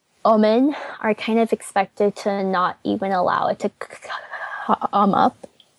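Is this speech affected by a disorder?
Yes: stuttering; covert stuttering, used tricks to pass as fluent; attending stuttering self-help about a year; hard blocks, stutter as or more prevalent than before, stutters a lot early, less later; here prolonged sounds.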